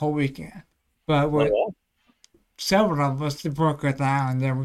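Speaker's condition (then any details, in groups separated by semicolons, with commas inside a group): Cerebellar ataxia; not a walker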